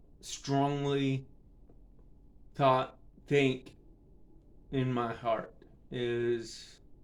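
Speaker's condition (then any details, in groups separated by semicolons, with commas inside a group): Cerebral palsy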